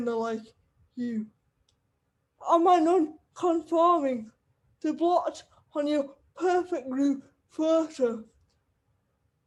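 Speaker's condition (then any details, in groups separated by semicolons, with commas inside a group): Cerebral palsy; wheelchair user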